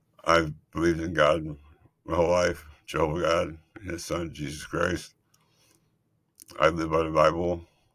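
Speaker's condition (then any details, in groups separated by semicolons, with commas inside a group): Multiple system atrophy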